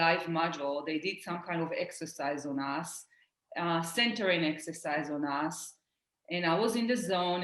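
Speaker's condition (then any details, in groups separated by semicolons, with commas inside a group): No condition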